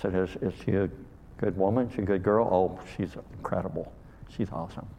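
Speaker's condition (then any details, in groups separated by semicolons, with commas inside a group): Cleft lip and palate; called hair lip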